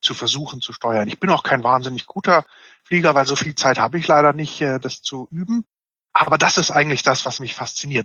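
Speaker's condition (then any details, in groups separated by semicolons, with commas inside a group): No condition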